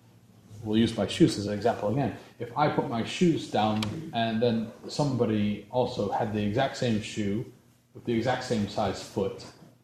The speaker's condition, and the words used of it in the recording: None; typical speech.